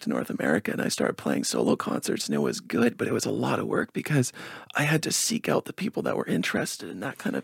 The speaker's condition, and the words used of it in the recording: Spasmodic dysphonia. And if I speak in a higher tone, it's more pinched, but at least I know that I'll get the words out.